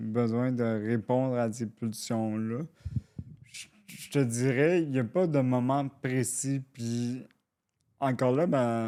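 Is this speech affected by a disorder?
Yes: cerebral palsy.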